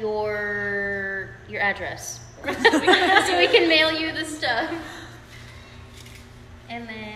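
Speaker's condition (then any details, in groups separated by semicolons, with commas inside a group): No condition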